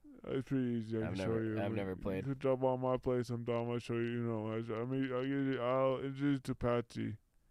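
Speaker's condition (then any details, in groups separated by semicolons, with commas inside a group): Brain injury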